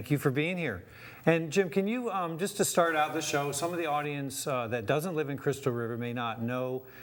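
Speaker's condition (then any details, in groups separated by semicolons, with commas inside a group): No condition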